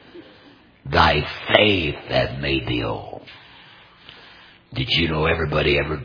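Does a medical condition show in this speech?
Yes: total laryngectomy, complete laryngectomy, voice prosthesis; may cough while speaking.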